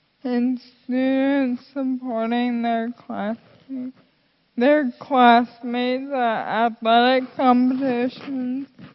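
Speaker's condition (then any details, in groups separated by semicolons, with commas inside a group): Friedreich's ataxia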